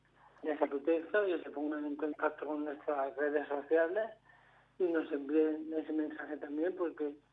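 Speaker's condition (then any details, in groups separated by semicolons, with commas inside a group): Amyotrophic lateral sclerosis; progressive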